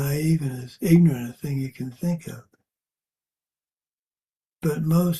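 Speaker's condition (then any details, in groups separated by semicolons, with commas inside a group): Parkinson's; age 73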